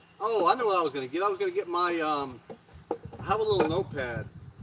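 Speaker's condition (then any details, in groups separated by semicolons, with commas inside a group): No condition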